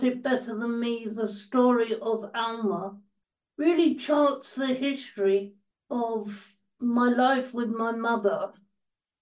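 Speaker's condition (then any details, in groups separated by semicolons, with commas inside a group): Cerebral palsy; quadriplegia, wheelchair user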